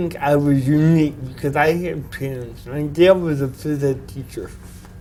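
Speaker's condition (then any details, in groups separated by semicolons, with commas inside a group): Cerebral palsy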